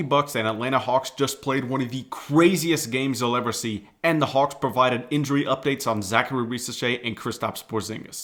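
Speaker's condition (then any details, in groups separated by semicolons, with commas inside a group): No condition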